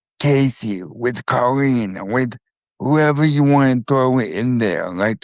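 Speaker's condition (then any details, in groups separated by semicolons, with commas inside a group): Spastic quadriplegic cerebral palsy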